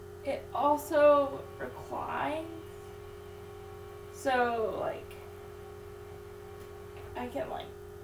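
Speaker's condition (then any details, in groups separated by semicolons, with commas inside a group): Cerebral palsy; infant ventilator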